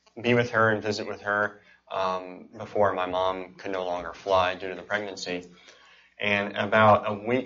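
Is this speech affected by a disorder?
Yes: cleft palate and cleft lip.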